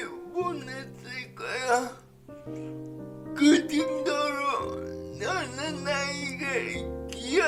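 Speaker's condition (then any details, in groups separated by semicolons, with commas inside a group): Brain lesion disability grade 1, severe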